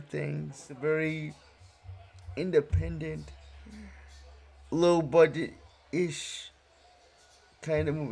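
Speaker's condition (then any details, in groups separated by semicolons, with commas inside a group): Cerebral palsy; uses voice dictation and typing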